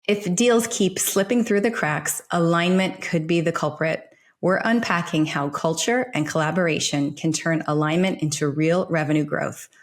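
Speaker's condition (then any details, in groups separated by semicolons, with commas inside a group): No condition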